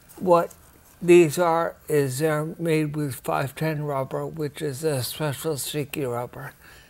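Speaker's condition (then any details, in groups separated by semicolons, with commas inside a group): Ataxia; rare, progressive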